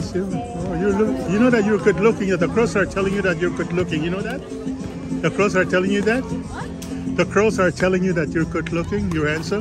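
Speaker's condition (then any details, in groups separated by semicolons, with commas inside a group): No condition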